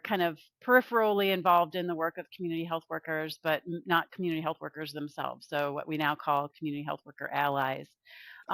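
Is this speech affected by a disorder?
No.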